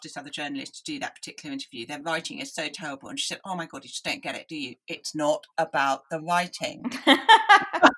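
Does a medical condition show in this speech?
Yes: deafness; deaf from early age, analog hearing aids in childhood, hopeless and unwieldy, listening took effort.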